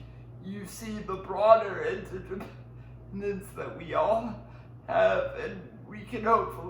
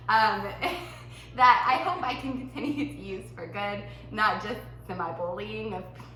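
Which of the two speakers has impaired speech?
The first: cerebral palsy; powered wheelchair.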